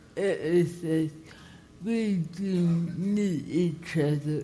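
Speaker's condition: Cerebral palsy; forceps delivery

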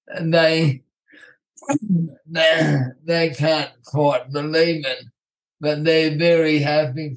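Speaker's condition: Primary lateral sclerosis; very slowly progressing, initially misdiagnosed as multiple sclerosis, uses walking frame; voice and throat affected, short one or two word replies, voice needs rest and saving

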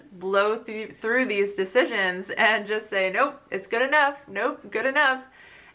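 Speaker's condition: No condition

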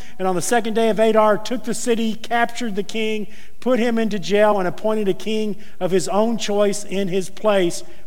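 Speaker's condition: No condition

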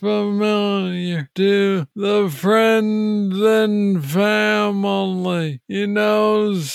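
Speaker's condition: Parkinson's disease, young onset; about 7 years since diagnosis

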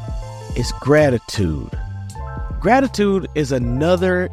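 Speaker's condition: No condition

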